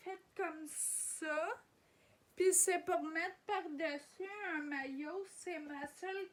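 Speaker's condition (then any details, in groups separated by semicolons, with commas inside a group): Ataxia; degenerative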